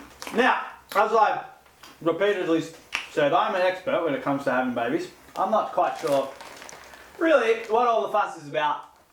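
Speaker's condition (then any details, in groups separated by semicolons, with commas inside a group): No condition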